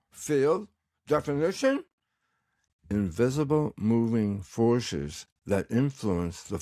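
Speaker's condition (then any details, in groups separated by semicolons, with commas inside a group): Tongue cancer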